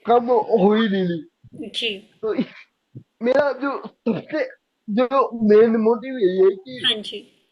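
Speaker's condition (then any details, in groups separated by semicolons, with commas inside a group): Cerebral palsy; could not speak as a child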